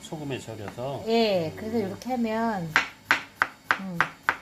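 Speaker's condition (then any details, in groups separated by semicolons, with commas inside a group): No condition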